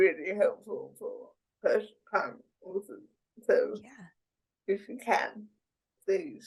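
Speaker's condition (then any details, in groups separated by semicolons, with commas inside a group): Cerebral palsy; speech impediment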